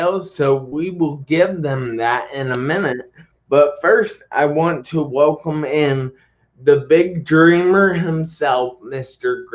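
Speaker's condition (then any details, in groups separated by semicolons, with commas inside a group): Traumatic brain injury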